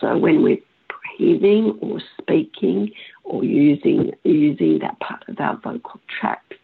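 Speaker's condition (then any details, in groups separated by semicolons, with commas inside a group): Spasmodic dysphonia; about 16 years since onset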